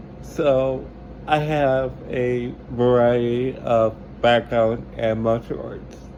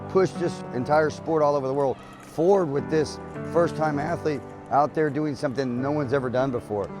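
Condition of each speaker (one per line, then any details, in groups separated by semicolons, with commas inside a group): Cerebral palsy
No condition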